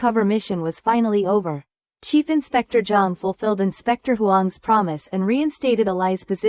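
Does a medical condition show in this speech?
No.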